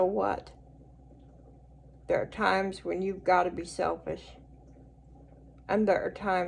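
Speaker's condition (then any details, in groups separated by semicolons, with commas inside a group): Cerebral palsy; speech noticeably atypical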